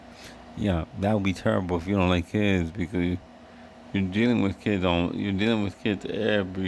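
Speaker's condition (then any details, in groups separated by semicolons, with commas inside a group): Cerebral palsy; wheelchair user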